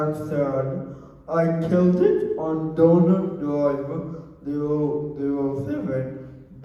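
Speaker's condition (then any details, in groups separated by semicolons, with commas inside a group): Cerebral palsy; wheelchair user; regular therapy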